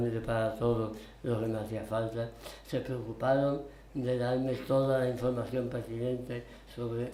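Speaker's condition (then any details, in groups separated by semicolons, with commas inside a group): Tongue cancer, partial glossectomy; half of tongue removed for cancer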